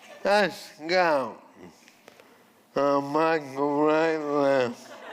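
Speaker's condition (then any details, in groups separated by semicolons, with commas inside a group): ALS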